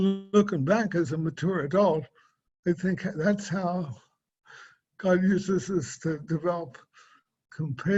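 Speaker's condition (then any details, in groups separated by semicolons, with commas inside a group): Cerebral palsy; affects speech and swallowing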